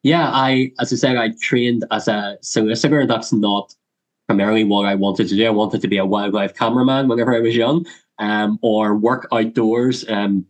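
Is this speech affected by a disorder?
Yes: cleft lip and palate; much speech therapy in childhood, dreaded reading aloud and public speaking as child.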